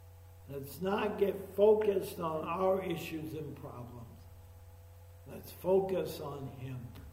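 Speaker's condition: ALS; ALS diagnosed this past spring

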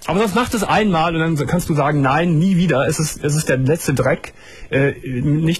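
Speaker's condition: No condition

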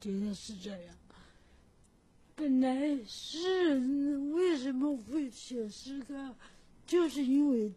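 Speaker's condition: Cerebral palsy; unclear articulation, self-described in own poem

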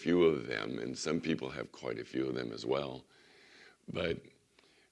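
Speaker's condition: Vocal cord surgery recovery; resting voice

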